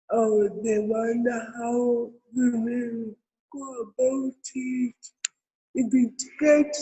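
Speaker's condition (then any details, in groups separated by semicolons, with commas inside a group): Cerebral palsy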